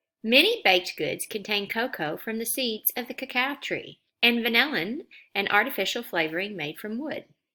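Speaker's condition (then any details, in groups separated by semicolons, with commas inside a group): No condition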